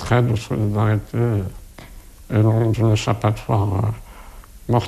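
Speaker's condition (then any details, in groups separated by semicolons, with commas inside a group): Spinal muscular atrophy; type 2, wheelchair user, muscles progressively stopping working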